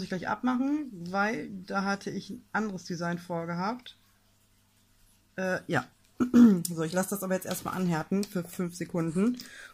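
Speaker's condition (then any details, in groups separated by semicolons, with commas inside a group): No condition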